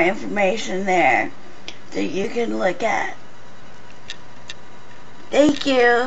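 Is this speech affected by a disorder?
Yes: traumatic brain injury; car accident, multiple injuries; long after injury, not fully recovered, no ventilator or trach; trouble speaking clearly, early whispering, letter board, liquid swallowing trouble.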